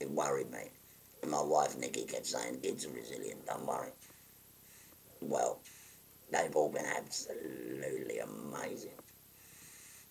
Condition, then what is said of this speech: Laryngectomy. If I go to a party or a wedding or something, no one can hear me.